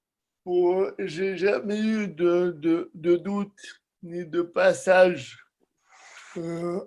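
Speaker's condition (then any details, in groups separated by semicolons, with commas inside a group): Cerebral palsy; from birth, lack of oxygen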